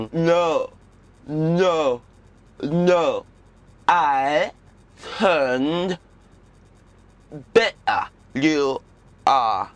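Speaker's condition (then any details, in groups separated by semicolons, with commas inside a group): Cerebral palsy (acted)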